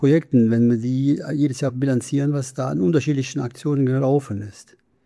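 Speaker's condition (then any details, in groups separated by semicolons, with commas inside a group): Parkinson's disease; speech therapy, nine weekly exercise sessions incl. therapeutic boxing, Ping-Pong Parkinson, DBS largely replacing medication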